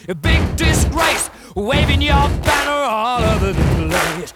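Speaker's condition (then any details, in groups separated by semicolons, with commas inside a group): No condition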